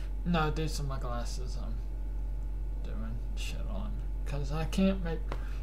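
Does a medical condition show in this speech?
Yes: cerebral palsy.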